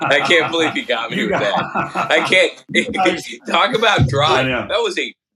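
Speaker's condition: No condition

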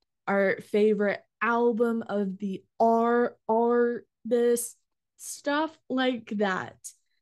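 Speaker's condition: Stuttering; fear of speaking in front of groups, school accommodations for presenting projects, found national stuttering association; stumbles on own name, now stutters freely without guarding speech; repeated sounds

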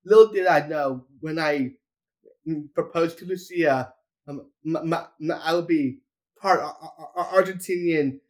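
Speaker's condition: Down syndrome; age about 27, about 26 or 27 years since birth diagnosis

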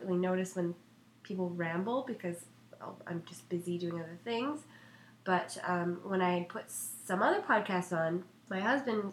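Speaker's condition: No condition

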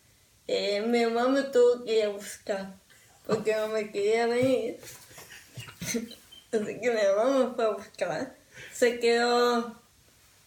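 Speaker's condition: Cerebral palsy; speech affected

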